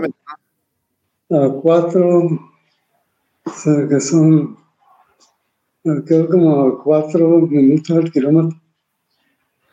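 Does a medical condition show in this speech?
Yes: Parkinson's disease; onset around age 29, 23 years since onset; visible tremor, involuntary movements during recording.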